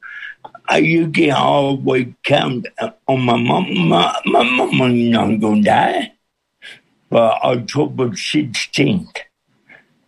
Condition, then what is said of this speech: Cerebral palsy. Because I'm going to turn the boy loose on stage, but nobody can understand me.